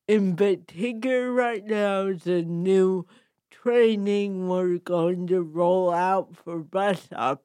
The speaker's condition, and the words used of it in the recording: Cerebral palsy. I have cerebral palsy with a speech impediment.